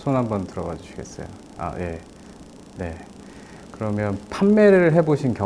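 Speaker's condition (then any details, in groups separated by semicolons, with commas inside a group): No condition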